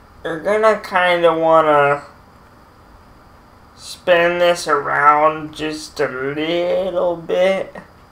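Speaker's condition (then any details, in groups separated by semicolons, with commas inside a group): Cerebral palsy, mild; speech sometimes affected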